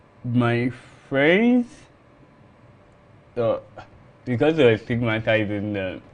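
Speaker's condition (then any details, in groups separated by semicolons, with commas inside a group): Cerebral palsy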